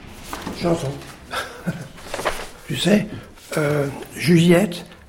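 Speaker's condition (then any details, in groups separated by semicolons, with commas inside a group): Stroke with aphasia; stroke at 49 at Mayan site in Yucatan, Mexico, after headaches, sudden collapse, unconscious; halting, needs time, repeats phrases after helper, understood well only by few people, worse with fear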